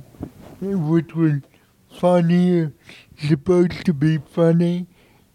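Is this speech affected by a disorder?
Yes: cerebral palsy; from birth, brain injury disrupting messages between brain and body, therapy in childhood.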